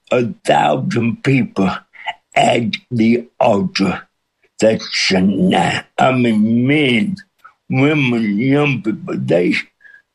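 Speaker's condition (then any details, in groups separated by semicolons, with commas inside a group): Cerebral palsy with speech impediment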